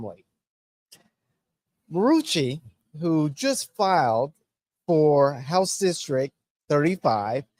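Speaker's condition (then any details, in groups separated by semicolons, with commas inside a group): No condition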